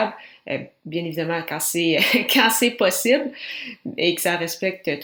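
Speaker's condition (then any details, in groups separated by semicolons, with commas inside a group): No condition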